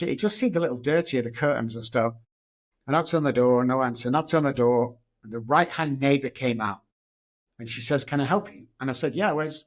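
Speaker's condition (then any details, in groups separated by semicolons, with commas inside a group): No condition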